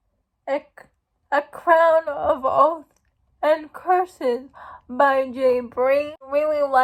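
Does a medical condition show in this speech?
Yes: cerebral palsy; uses wheelchair.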